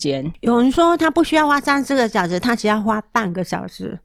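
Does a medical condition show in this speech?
Yes: moderate-to-severe hearing loss; then only sees lips moving.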